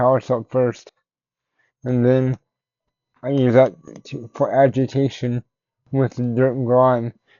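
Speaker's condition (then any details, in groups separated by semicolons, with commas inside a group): Cerebral palsy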